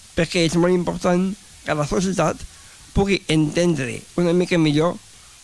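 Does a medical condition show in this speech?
Yes: Down syndrome; extra chromosome, different pace of learning; age 30; very talkative, expresses self in own way and own words, dislikes being corrected.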